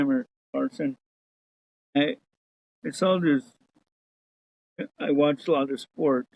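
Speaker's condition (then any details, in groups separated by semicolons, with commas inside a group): Cerebral palsy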